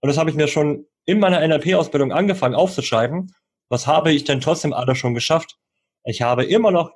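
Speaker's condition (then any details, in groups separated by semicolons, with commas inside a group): Cleft lip and palate; jaw and palate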